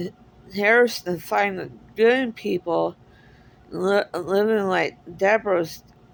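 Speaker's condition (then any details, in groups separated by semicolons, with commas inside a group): Cerebral palsy; speaks differently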